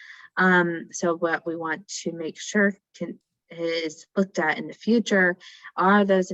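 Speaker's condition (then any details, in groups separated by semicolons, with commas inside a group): No condition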